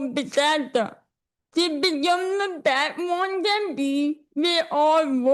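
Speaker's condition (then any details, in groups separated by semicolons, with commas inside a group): Cerebral palsy; speech affected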